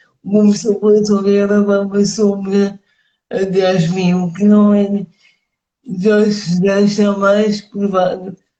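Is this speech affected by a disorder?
Yes: cerebral palsy; speech affected.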